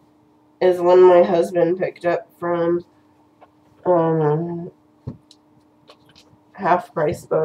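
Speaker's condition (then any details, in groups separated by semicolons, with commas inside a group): Cerebral palsy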